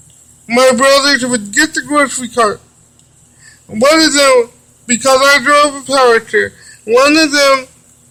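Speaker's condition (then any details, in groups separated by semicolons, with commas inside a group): Cerebral palsy; limited use of the hands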